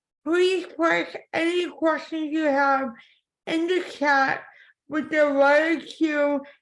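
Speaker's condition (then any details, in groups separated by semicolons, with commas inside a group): Cerebral palsy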